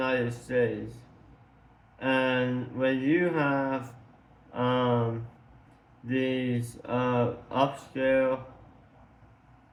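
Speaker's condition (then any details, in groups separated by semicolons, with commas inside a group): Tongue cancer surgery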